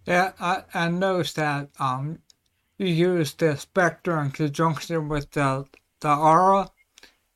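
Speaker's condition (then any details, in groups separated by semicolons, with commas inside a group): Cerebellar ataxia; not a walker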